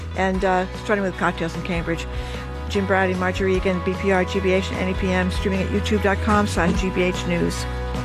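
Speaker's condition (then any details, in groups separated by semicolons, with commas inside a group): No condition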